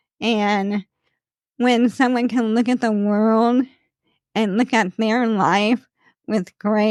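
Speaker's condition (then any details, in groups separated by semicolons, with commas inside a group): ALS; slow progressing form; about 20 years since diagnosis, diagnosed at 38; speech slightly slurred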